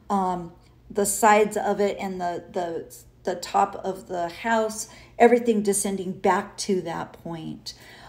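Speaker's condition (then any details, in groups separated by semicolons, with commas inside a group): No condition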